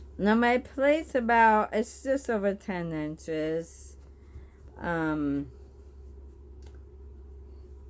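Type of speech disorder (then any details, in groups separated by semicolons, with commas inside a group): Bulbar dysarthria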